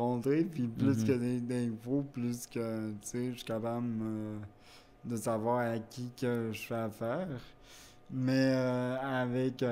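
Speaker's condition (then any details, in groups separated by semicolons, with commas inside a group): Cerebral palsy; wheelchair use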